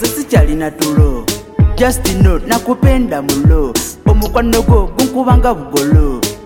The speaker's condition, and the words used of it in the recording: None; typical speech.